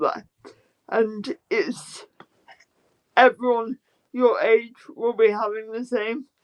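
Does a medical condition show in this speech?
Yes: spastic quadriplegic cerebral palsy.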